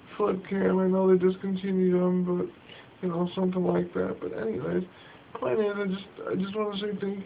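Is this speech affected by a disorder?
Yes: cerebral palsy.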